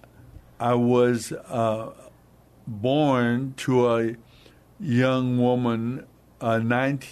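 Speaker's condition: Hemorrhagic stroke; hemorrhagic stroke in basal ganglia, not a clot, right side of body paralyzed; about 8 months since stroke, recovering, wrestling way back; talks funny, voice stressed tonight, speaks slowly and deliberately to be understood, daughter Stacy helps

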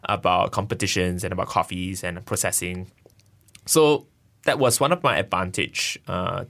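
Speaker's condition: No condition

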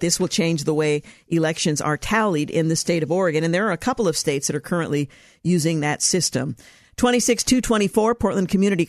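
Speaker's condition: No condition

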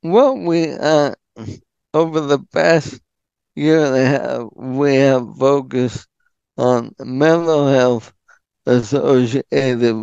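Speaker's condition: ALS; frequent hesitation fillers

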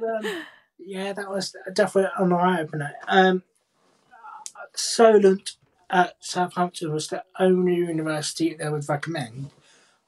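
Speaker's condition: Cerebral palsy, profound hearing loss; primary school speech and language therapy

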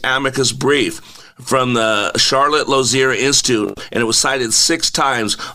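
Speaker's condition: No condition

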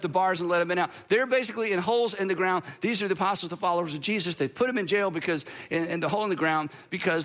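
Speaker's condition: No condition

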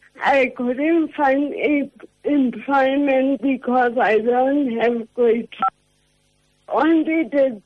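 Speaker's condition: Cerebral palsy; present from birth, affects walking and hand use, uses hands in a different way, takes her time; affects speech

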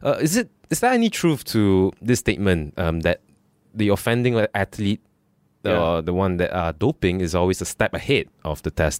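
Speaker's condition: No condition

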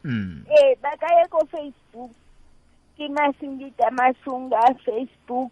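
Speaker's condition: Cerebral palsy; since childhood

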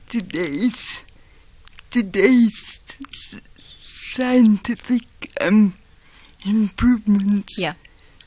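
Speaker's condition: Cerebral palsy; diagnosed at 18 months

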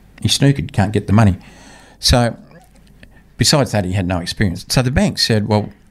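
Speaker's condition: No condition

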